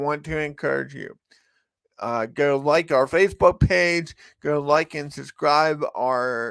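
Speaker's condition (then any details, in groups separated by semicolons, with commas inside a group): Cerebral palsy; from birth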